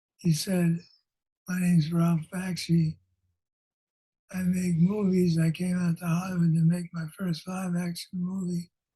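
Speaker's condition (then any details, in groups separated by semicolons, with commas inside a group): Parkinson's disease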